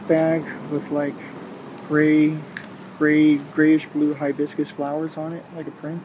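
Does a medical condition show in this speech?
No.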